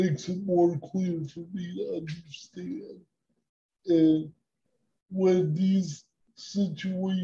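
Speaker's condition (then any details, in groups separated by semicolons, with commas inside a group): Cerebral palsy; speech impairment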